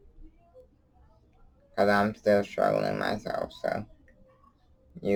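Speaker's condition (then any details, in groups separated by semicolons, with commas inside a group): Cerebral palsy; from birth, wheelchair user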